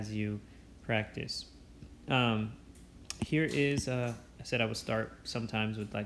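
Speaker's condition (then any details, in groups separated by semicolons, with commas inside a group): No condition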